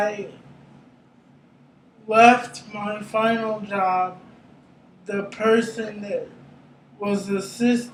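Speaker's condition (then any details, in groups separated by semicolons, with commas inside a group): Cerebral palsy; brain injury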